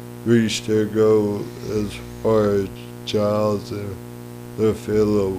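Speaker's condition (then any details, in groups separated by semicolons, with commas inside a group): Cerebral palsy; lifelong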